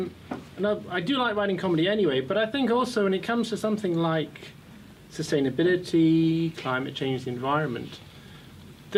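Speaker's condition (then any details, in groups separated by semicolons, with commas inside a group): No condition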